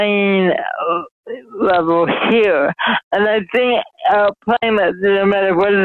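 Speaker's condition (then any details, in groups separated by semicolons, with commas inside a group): Mild cerebral palsy; speech affected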